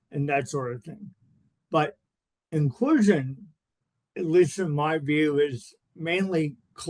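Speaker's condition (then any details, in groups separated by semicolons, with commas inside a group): Cerebral palsy; spastic diplegia, birth brain hemorrhage, not breathing 90 minutes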